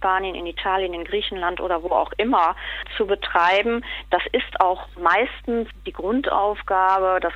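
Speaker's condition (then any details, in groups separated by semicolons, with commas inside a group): No condition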